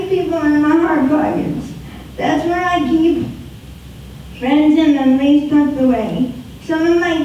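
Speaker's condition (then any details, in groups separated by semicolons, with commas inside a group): Spastic quadriplegic cerebral palsy; muscle tightness audible, especially when excited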